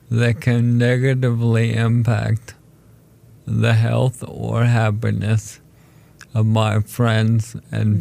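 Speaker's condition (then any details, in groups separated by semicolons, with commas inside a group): ALS; told condition is terminal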